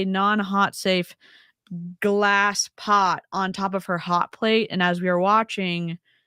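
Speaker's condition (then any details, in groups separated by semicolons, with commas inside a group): No condition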